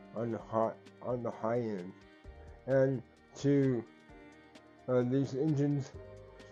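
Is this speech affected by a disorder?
Yes: cerebral palsy; tends to mess up words.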